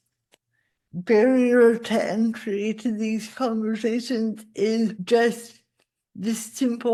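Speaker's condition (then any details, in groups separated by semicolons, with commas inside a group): Cerebral palsy; spasticity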